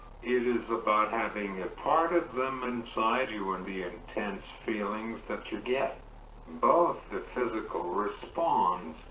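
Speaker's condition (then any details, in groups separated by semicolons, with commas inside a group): Cerebral palsy; uses wheelchair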